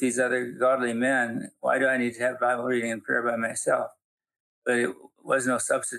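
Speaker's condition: Parkinson's; handwriting difficult, typing less accurate, things slower, still able to function

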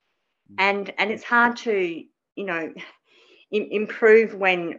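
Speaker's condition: Cleft palate; dental services

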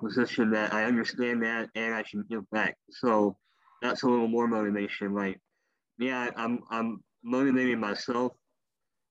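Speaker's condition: Cleft lip and palate; congenital

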